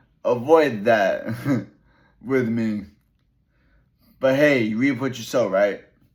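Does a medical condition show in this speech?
Yes: brain injury; relearned talking.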